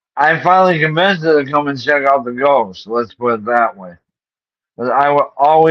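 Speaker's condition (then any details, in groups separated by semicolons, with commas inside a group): ALS; diagnosed about a month ago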